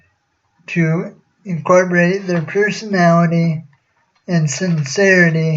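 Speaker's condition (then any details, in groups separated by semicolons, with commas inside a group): Cerebral palsy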